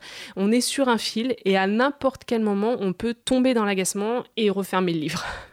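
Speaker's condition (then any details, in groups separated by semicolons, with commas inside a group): No condition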